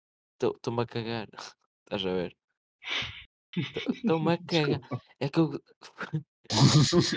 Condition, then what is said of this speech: Stuttering. Ah, essa merda é, é por causa da ansiedade e eu engano muito e gaguejo muito sobre essa merda.